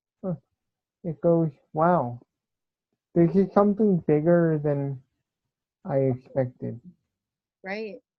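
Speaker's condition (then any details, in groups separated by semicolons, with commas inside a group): Cerebral palsy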